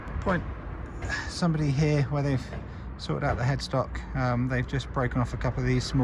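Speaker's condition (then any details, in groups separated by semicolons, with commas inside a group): No condition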